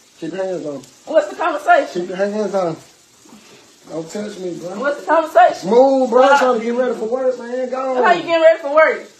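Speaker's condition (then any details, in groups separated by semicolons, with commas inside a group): No condition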